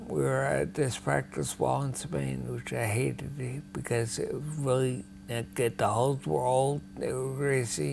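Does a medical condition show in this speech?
Yes: ataxia; rare, progressive.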